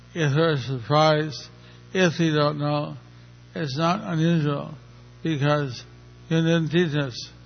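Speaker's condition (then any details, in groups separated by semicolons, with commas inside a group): Stroke; a little over a year since stroke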